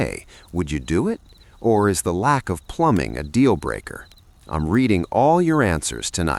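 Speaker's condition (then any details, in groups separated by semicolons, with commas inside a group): No condition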